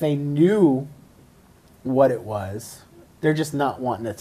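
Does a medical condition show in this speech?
No.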